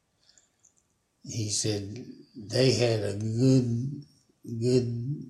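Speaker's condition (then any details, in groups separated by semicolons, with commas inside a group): Parkinson's; about 5 years since onset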